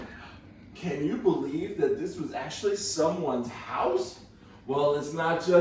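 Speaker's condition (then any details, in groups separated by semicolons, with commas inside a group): No condition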